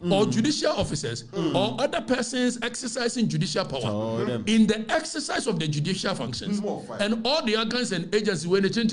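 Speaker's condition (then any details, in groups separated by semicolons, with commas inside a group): No condition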